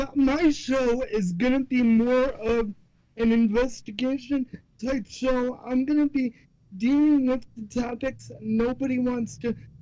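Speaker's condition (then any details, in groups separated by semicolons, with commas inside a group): Cerebral palsy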